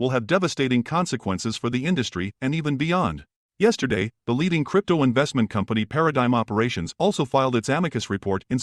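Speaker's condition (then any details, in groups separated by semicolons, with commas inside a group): No condition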